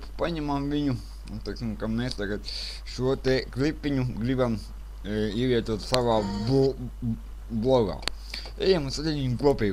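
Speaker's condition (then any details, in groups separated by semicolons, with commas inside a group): Cerebral palsy; since birth; speech not very clear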